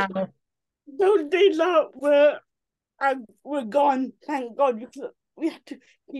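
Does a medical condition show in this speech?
Yes: cerebral palsy.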